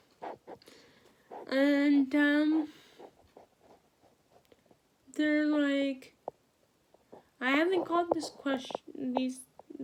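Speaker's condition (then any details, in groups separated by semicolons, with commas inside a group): Cerebral palsy; sometimes stutters, forgets words, used breathing device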